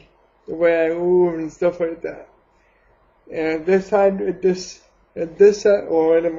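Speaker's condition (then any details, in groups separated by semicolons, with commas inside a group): Cerebral palsy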